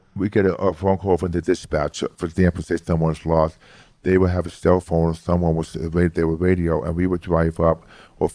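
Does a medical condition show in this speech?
Yes: hearing loss; lost about 75% of hearing close to birth, severe childhood speech impediment, left ear surgery; formerly severe monotone speech, inflection improved by studying phonetics, New York accent.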